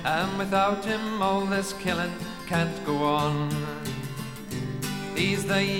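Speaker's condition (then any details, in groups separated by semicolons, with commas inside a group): No condition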